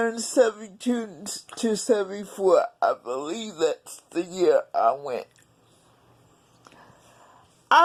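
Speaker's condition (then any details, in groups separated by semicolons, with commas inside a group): Cerebral palsy; several unnoticed strokes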